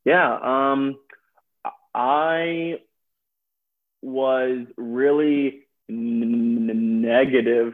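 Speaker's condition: Stuttering; stuttering since around age five, group therapy at school, private therapist in Birmingham, therapy five to 18; prolonged sounds, blocks

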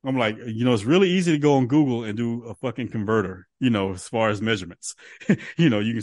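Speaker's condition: No condition

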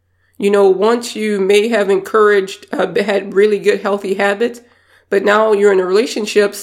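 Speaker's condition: No condition

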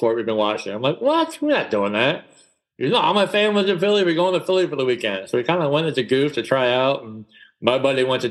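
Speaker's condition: Cleft palate; congenital cleft palate

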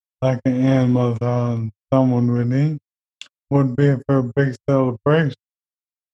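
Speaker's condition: ALS; trying demo products to type

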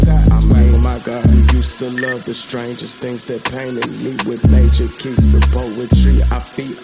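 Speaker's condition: No condition

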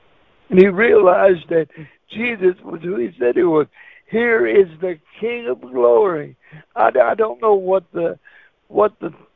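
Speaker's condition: Cerebral palsy; wheelchair user

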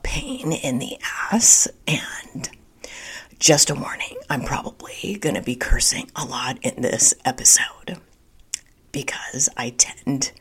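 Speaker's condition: Spasmodic dysphonia; diagnosed seven months ago

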